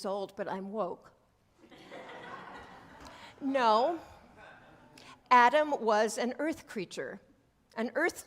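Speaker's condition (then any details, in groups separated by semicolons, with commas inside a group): No condition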